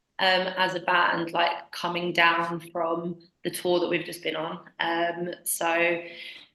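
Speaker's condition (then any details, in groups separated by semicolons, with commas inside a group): No condition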